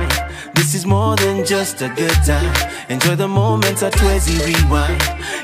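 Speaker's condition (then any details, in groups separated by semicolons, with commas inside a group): No condition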